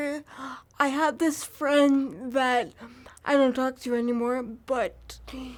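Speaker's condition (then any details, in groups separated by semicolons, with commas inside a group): Cerebral palsy; from birth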